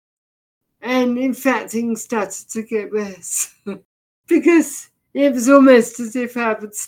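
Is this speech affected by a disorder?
Yes: deafness, severe; effectively profoundly deaf, hears noises but cannot identify them, sees blurs.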